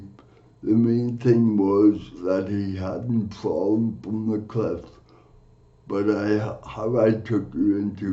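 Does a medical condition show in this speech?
Yes: cerebral palsy; from birth.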